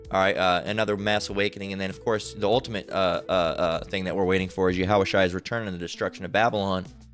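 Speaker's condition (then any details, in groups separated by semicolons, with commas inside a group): No condition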